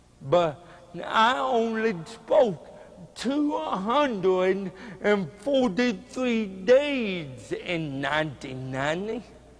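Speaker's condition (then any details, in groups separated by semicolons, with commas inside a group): Cerebral palsy; speech hard to understand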